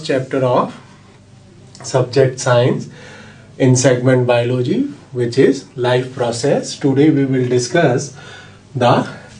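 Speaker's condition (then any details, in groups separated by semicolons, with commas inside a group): No condition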